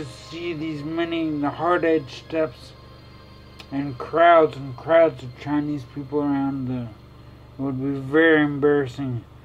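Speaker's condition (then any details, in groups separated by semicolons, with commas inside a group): Traumatic brain injury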